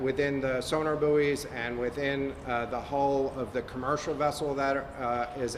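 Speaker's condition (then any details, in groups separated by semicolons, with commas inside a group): No condition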